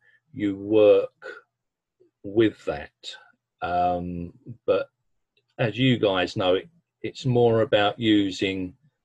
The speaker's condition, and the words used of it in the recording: Stuttering. Yeah, I can still stammer. I can still stumble. But it's completely manageable.